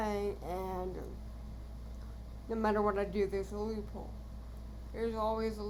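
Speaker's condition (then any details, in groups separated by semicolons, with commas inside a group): Cerebral palsy, dystonic hemiplegia; since birth, dystonic type; needs walking assistance, no wheelchair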